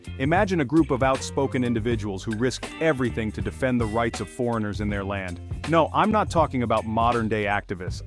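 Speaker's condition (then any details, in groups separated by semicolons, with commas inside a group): No condition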